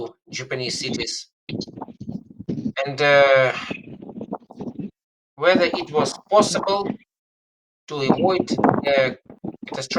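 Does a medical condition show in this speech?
No.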